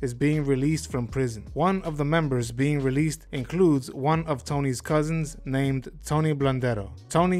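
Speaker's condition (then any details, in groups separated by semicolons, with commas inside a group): No condition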